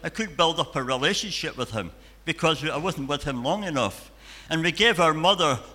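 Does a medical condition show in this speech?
Yes: cleft palate and cleft lip.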